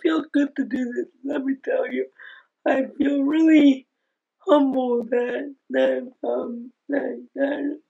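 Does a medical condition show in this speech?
Yes: Aicardi-Goutières syndrome; diagnosed at age 10, symptoms first thought to be cerebral palsy, ongoing medications; age 25, about 15 years since diagnosis, doing well now, tough a few years ago; still able to speak, can put experiences into words.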